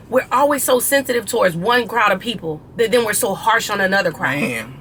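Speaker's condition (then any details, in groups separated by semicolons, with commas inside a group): No condition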